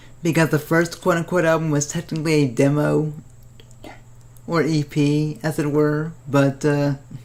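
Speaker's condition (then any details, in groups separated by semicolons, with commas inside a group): Cerebral palsy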